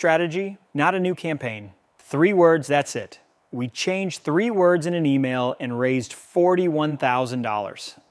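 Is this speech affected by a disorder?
No.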